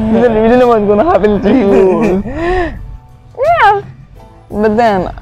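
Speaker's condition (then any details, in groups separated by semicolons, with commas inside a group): Cerebral palsy; at one point could not talk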